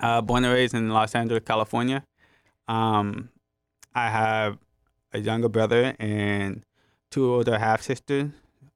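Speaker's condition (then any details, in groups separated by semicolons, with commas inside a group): Hearing loss (hard of hearing), drug-induced (gentamicin); right ear profound near deaf, left ear moderate, caused by gentamicin; hearing aids on at all times, reads lips, relies on voice loudness; had speech therapy because of hearing loss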